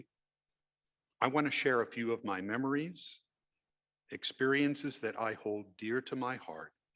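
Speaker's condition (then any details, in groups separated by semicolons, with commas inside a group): No condition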